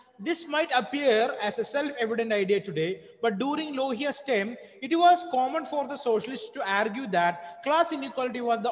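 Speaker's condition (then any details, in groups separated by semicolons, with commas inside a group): No condition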